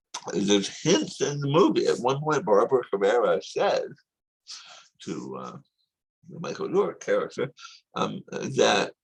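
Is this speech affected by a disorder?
Yes: tongue cancer surgery.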